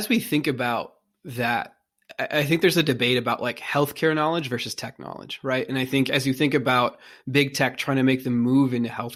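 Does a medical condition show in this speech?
No.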